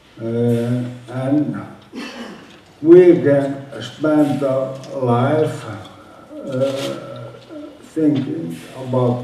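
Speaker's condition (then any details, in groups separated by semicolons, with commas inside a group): Motor neuron disease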